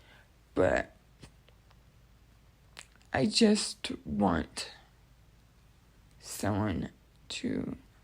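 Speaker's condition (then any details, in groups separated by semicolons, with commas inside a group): Cerebral palsy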